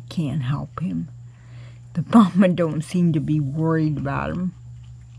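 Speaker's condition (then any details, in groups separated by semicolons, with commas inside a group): Cerebral palsy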